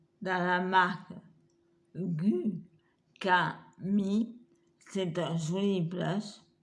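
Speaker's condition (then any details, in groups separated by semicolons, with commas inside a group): Multiple sclerosis; wheelchair, hand difficulties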